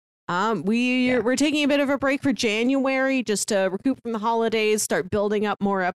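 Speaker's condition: No condition

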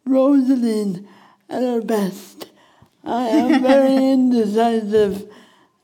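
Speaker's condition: Speech impediment; wheelchair user

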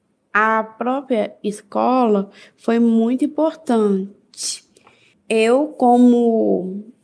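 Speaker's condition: Down syndrome; difficulty with interpretation

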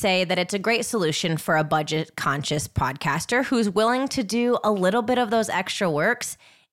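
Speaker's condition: No condition

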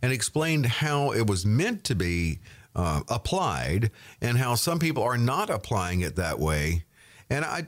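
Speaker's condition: No condition

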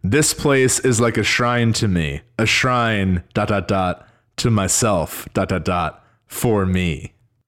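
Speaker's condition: No condition

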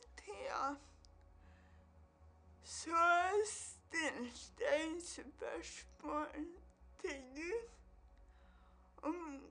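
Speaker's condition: Cerebral palsy; onset at birth

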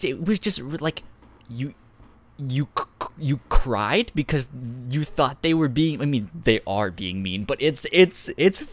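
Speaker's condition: Stuttering; described as speech impediment; stutters when talking, stutter sometimes mistaken for shivering from cold; repeated words, prolonged sounds

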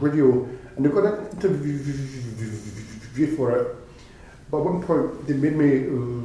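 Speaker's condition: Stammer; speech assessed by recorded audio tape, refused television and radio course over it; repeats words and phrases, frequent fillers uh and um; repeated sounds, prolonged sounds

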